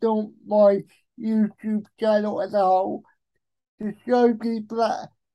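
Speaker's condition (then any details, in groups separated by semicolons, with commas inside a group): Cerebral palsy; most severe type, present since birth, uses electric wheelchair driven himself, expected non-verbal, began talking at age 6; speech affected, can get rambly when nervous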